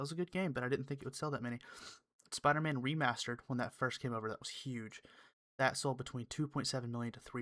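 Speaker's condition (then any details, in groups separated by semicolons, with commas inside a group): No condition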